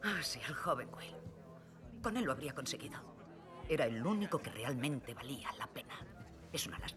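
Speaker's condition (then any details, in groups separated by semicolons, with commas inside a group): No condition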